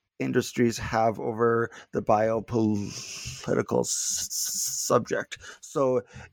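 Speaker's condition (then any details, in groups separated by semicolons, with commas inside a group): Stuttering; not stuttering much during this interview; little stuttering currently; prolonged sounds, blocks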